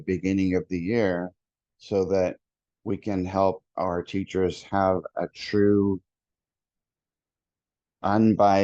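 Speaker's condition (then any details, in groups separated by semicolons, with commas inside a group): No condition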